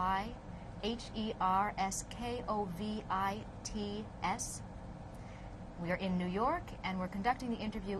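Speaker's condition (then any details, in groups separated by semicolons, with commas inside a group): No condition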